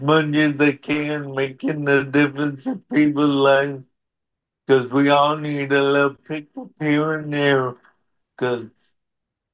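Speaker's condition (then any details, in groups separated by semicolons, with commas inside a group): Cerebral palsy; wheelchair over the years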